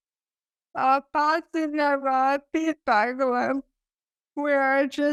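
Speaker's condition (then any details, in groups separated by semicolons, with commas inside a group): ALS; sporadic form, cause unknown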